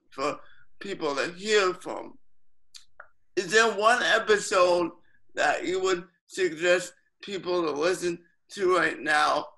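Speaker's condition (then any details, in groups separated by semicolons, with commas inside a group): Cerebral palsy; lifelong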